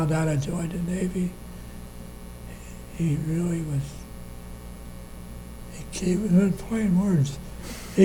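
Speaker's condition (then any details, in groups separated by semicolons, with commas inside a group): Parkinson's disease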